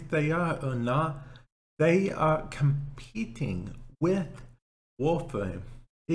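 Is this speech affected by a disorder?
Yes: cerebral palsy.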